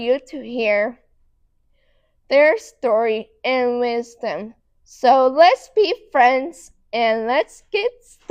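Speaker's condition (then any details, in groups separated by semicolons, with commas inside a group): Cerebral palsy; affects muscles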